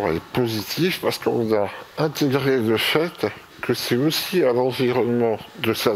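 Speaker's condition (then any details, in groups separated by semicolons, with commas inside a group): Myopathy; caused tetraplegia, wheelchair user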